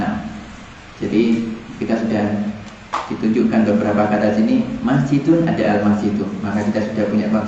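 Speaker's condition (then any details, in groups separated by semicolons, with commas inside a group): No condition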